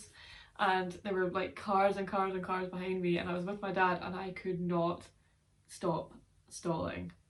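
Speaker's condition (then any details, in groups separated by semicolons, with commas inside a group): No condition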